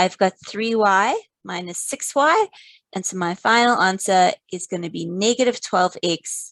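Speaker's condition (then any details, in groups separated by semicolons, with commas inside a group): No condition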